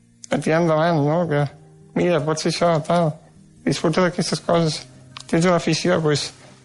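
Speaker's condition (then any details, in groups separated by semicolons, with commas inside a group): Duchenne muscular dystrophy; progressive loss of strength, wheelchair user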